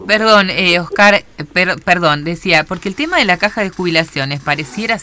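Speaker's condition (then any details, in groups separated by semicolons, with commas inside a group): No condition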